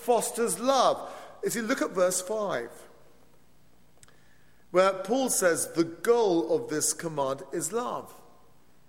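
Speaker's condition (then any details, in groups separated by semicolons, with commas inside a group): No condition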